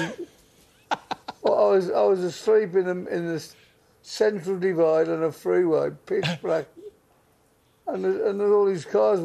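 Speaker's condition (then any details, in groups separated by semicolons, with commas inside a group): Parkinson's; controlled by medication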